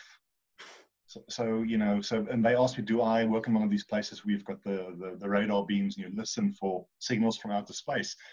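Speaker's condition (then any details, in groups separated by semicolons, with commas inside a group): No condition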